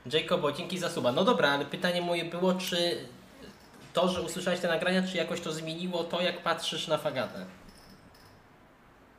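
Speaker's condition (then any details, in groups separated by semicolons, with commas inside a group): No condition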